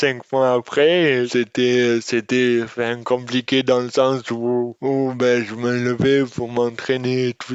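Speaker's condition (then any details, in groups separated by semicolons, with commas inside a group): Dystonia; speech disorder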